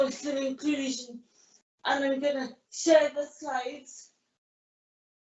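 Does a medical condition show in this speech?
Yes: cerebral palsy.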